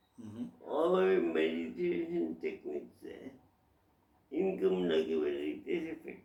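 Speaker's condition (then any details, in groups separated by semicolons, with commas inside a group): Cerebral palsy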